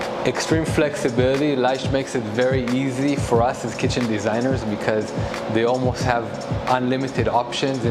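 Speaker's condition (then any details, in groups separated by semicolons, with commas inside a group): No condition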